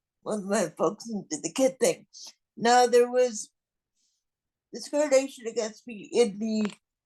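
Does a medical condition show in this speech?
Yes: cerebral palsy.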